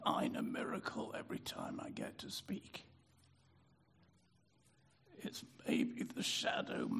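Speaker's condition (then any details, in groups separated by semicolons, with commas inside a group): Spasmodic dysphonia; lost three-octave singing range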